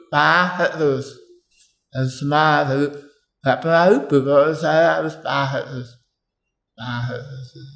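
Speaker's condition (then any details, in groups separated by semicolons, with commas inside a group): Tongue cancer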